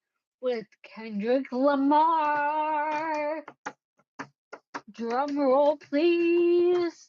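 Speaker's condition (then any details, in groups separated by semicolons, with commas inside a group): Cerebellar ataxia; caused by brain bleed, unsteady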